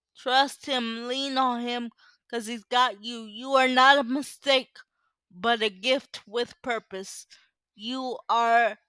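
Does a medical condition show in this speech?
Yes: cerebral palsy.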